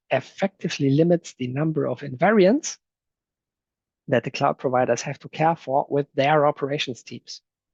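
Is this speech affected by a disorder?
No.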